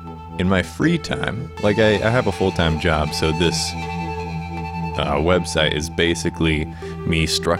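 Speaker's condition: No condition

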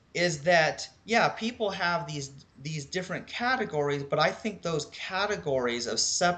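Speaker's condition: No condition

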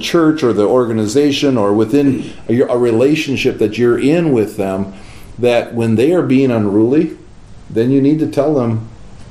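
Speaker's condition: No condition

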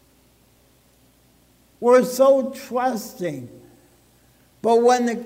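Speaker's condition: ALS (Lou Gehrig's disease); talks softly to save air

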